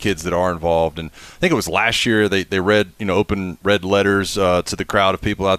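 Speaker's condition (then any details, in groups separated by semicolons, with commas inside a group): No condition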